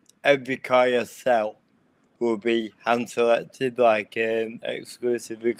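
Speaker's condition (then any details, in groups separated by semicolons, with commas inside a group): Cerebral palsy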